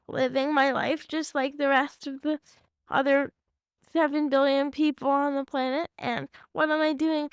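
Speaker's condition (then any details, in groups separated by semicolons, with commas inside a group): Cerebral palsy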